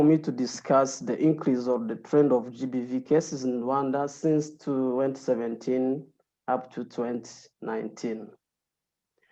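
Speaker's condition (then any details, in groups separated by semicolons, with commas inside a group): No condition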